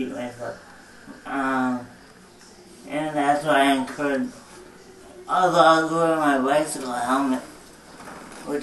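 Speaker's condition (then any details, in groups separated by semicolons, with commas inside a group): Brain injury; wheelchair; wheelchair since age 17; soft voice, speech impediment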